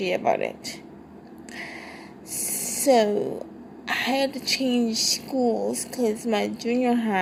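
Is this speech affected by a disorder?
Yes: cerebral palsy, triplegia.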